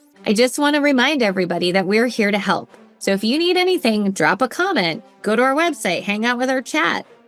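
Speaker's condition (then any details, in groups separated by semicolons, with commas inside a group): No condition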